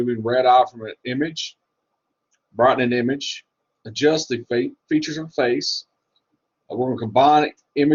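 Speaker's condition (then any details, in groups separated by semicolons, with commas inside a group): No condition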